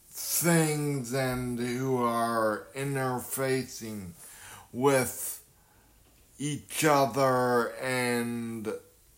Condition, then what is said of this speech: Brain injury. I speak slower because I had a traumatic brain injury 39, 38 years ago.